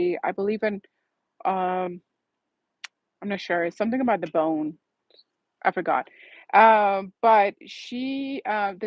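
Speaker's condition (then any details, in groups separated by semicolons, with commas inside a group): No condition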